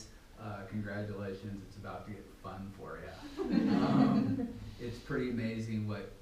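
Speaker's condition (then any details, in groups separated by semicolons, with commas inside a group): No condition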